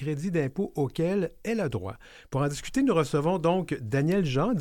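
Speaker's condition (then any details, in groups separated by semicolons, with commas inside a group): No condition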